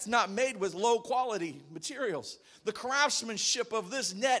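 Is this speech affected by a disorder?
No.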